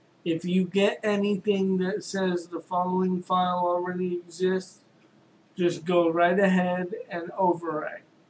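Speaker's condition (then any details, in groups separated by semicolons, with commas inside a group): Cerebral palsy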